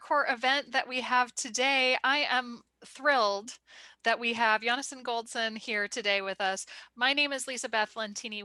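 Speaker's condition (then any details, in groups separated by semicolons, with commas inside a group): No condition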